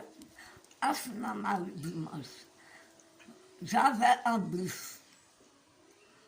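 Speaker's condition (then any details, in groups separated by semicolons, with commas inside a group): Meige syndrome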